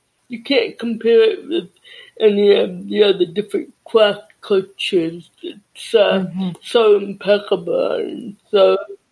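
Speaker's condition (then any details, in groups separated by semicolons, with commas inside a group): Deafness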